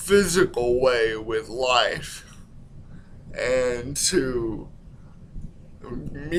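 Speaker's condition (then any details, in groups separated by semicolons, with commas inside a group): Cerebral palsy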